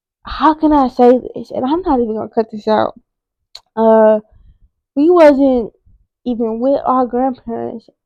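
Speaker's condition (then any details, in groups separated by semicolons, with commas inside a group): Cerebral palsy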